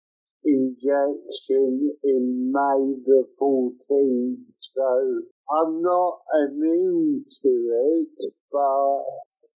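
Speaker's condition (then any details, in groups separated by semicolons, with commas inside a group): Cerebral palsy; from birth, caused by lack of oxygen to the brain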